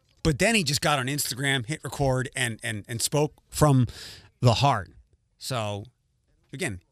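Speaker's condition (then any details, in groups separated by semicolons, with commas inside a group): No condition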